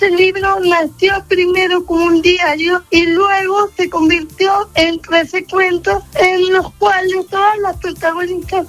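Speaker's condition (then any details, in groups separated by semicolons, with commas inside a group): Cerebral palsy; cerebral palsy from birth, motor disability affecting balance and movement, mobility affected since early childhood; ability to speak fluently affected since early childhood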